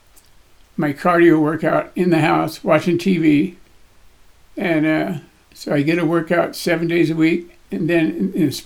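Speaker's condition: Parkinson's disease; voice shakes, body shakes

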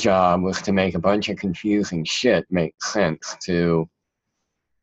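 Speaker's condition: Cleft palate; present since childhood

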